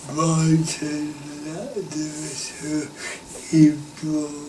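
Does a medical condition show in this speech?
Yes: cerebral palsy.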